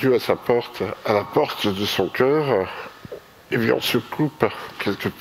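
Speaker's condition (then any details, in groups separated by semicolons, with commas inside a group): Myopathy; caused tetraplegia, wheelchair user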